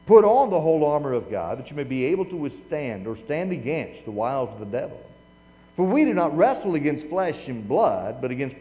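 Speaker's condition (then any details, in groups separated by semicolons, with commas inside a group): No condition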